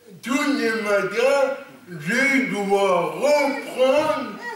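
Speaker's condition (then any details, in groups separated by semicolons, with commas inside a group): Cerebral palsy; lifelong, non-progressive; stable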